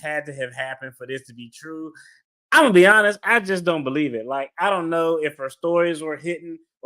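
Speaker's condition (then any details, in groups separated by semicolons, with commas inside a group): No condition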